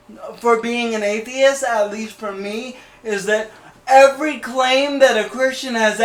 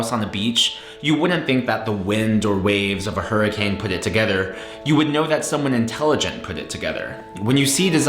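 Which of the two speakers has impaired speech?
The first: cerebral palsy; spastic twitchy movements, wheelchair user; speech somewhat affected, occasional slurring, mostly controlled.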